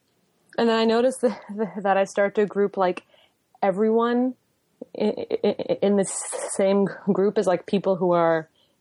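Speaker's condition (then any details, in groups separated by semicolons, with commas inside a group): Stuttering; mainly repetitions, changes with life changes and stress; usually repetitions, recently hard blocks, varies day to day, feels out of control during blocks; repeated sounds, prolonged sounds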